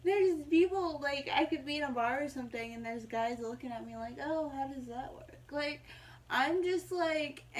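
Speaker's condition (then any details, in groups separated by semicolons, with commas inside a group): Mild cerebral palsy; mild, walks without aids, had surgery; mild, no longer uses cane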